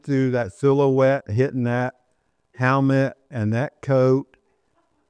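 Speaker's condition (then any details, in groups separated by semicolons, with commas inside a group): No condition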